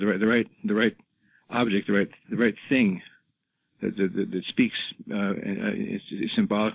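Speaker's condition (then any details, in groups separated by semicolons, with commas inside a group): Parkinson's disease, rigidity-predominant, no tremor; confirmed by drug response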